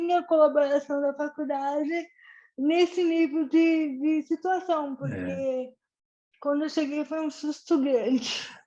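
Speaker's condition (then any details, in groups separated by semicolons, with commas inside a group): Cerebral palsy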